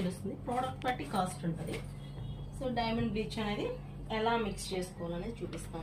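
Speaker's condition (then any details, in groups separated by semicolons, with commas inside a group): No condition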